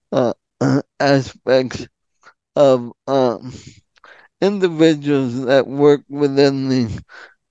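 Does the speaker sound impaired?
Yes: ALS; speaks in full sentences.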